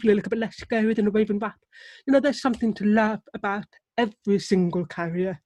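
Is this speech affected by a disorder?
Yes: deafness; relies on lip reading.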